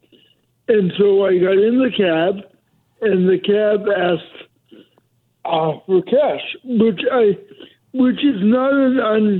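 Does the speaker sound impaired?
Yes: cerebral palsy; speech impediment, voice more heightened when tense or nervous, can be heard as aggressive.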